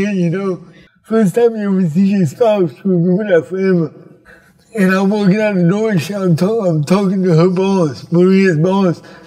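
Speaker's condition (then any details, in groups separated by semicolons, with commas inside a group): Cerebral palsy; from birth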